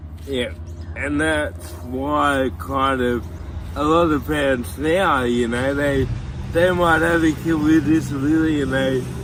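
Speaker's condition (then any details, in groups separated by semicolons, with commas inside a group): Cerebral palsy; from birth, tight muscles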